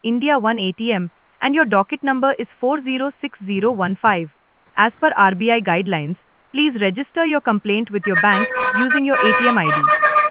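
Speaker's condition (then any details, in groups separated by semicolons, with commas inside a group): No condition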